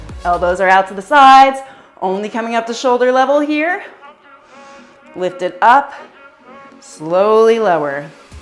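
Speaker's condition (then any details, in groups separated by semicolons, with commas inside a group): No condition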